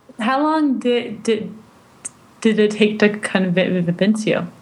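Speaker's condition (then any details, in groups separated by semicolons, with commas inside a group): Stuttering; therapy over past 3 years: fluency shaping, stuttering modification, voluntary stuttering, subway talks with strangers; not always in control of speech, open about stuttering, speaks naturally; speech tools helped at times but not reduced stuttering, drops strategies needing unnatural speaking; repeated sounds, prolonged sounds, blocks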